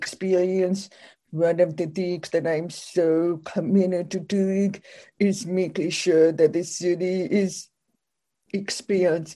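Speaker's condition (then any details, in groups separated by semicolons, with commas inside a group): Deafness; speaks for self, also uses sign language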